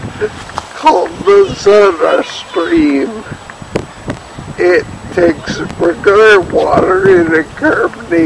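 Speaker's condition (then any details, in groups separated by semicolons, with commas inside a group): Cerebellar ataxia from brain tumour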